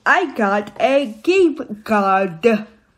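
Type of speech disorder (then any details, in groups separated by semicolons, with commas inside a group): Apraxia of speech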